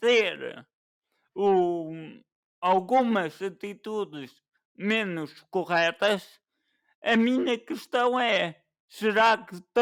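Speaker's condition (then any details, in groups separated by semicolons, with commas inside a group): Cerebral palsy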